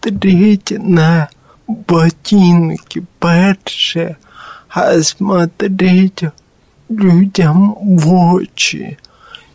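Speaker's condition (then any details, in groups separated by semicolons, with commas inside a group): Cerebral palsy; not heard by self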